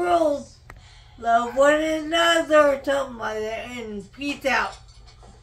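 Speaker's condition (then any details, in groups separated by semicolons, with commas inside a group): Traumatic brain injury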